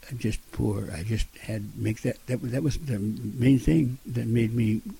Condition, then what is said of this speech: Stuttering. But then I was really, I stuttered just 100% almost.